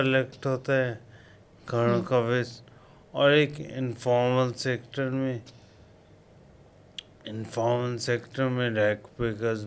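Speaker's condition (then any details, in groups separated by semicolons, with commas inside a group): Coma after road accident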